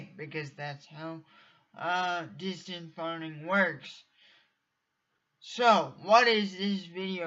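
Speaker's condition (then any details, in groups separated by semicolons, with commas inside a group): Cerebral palsy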